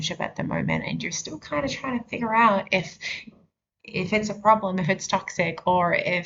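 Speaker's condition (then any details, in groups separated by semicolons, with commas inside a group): No condition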